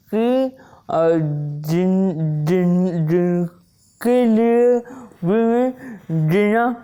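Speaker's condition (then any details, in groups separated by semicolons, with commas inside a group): Wilson's disease; onset at age 16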